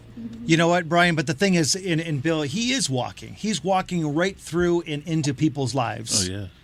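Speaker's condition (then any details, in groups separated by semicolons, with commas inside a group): No condition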